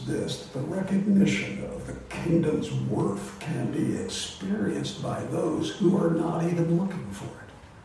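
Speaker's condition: Voice disorder; not contagious

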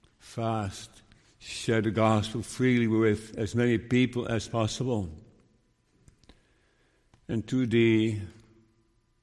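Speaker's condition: Parkinson's disease; still preaching

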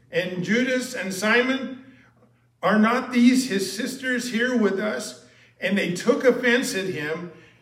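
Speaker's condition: No condition

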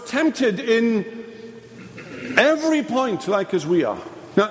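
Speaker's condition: No condition

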